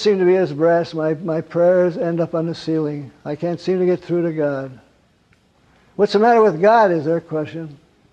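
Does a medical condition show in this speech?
Yes: Parkinson's; wakes at night.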